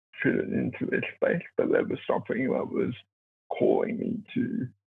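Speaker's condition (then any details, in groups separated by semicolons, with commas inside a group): Cerebral palsy; brain injury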